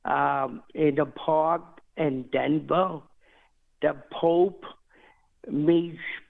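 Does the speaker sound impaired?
Yes: cerebral palsy; diagnosed at 6 months, never expected to walk, later learned to walk, ran New York City Marathon.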